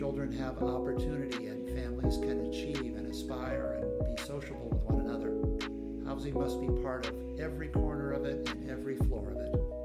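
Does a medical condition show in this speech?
No.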